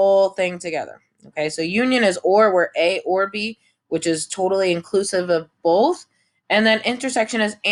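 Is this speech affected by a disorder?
No.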